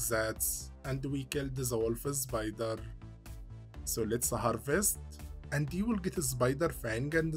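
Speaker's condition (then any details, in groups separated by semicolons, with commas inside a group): No condition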